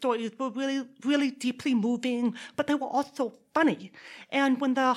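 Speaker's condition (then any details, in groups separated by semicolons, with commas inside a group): Deafness; reads lips, born in Texas; not interviewed live, questions read to her in person, answers by speaking; accent from deafness combined with Texas upbringing, speaks intelligibly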